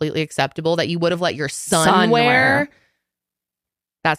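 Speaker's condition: No condition

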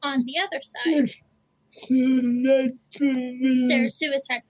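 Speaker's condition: Cerebral palsy; uses an echo, a person who repeats what is said; speaks with accent, prefers natural voice with another person repeating what is said

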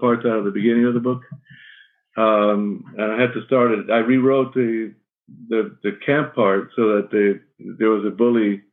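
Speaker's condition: Parkinson's; sometimes shaking, voice shakier than usual at recording

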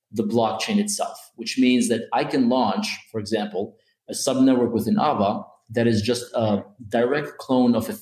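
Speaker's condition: No condition

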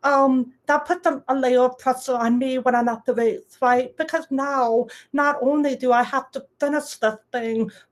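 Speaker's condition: Deafness; deaf medically, little-d deaf, some residual hearing, wears hearing aid, lip reads, no sign language; speaks orally, audible deaf accent noticed by listeners

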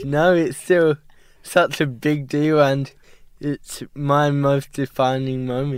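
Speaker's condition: Cerebral palsy; diagnosed at 12 months at Westmead Hospital, ski poles hard to place; ongoing therapy at Cerebral Palsy Alliance, para-snowboarder, has driving license; at diagnosis told may never walk or talk

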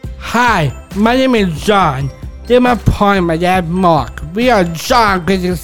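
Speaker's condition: Down syndrome; from birth, incomplete intestine, intestinal bypass surgery on day three, heart defect with two holes, congestive heart failure, open heart surgery in infancy; mostly short replies, some word substitutions, e.g. ribbon tie-off for ribbon cutting

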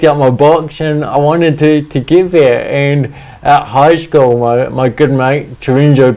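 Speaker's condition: Cerebral palsy; wheelchairs

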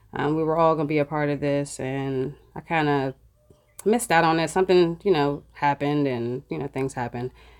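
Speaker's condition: No condition

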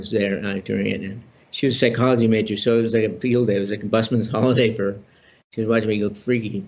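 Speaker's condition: Parkinson's disease; problems walking

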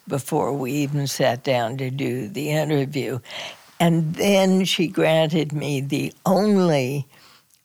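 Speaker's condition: Spasmodic dysphonia; in Portland

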